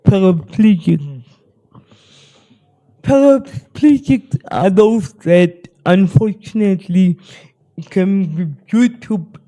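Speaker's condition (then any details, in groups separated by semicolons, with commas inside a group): Spastic cerebral palsy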